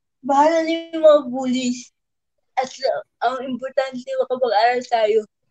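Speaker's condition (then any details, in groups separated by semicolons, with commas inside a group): Cerebral palsy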